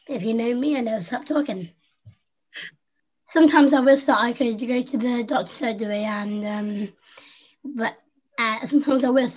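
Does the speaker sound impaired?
Yes: Down syndrome; learned to speak by copying younger sister Susie, never stopped talking since.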